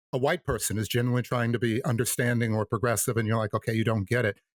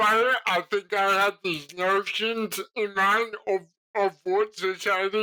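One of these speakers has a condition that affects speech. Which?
The second: cerebral palsy.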